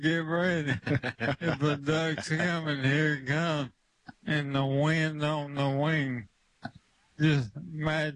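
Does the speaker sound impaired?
Yes: ALS; limb onset, began right arm, spread to left arm and right leg, diagnosed at Duke.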